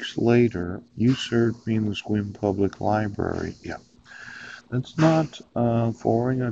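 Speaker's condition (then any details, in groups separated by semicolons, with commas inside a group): No condition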